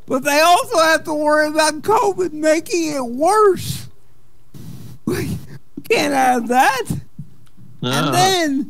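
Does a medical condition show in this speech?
Yes: cerebral palsy; wheelchair user.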